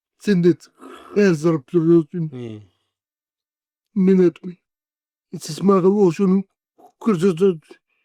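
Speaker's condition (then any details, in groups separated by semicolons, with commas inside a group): Cerebral palsy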